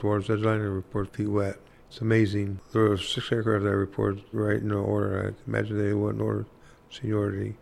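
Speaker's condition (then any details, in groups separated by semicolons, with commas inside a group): Parkinson's disease; Parkinson's disease attributed to Agent Orange exposure during Vietnam service, hard time walking; speech affected very significantly, hard time talking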